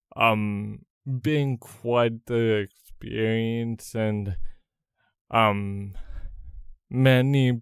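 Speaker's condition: Cerebral palsy; congenital

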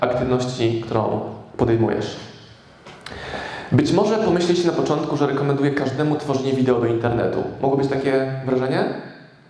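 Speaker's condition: No condition

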